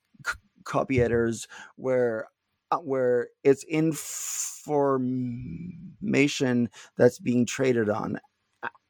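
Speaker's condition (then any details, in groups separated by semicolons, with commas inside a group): Stuttering; not stuttering much at time of recording; repeated words, prolonged sounds, blocks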